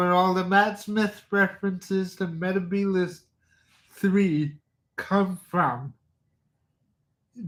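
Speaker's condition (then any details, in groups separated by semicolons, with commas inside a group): Cerebral palsy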